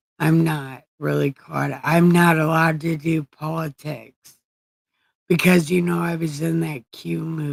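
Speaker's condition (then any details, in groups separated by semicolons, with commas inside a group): Brain injury; brain surgery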